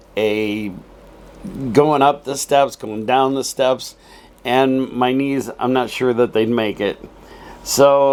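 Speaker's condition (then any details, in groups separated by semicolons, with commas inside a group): No condition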